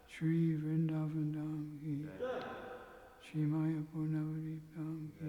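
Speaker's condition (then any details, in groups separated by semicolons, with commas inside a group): Parkinson's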